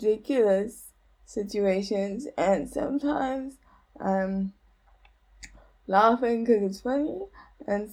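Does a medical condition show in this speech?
Yes: cerebral palsy; age 29.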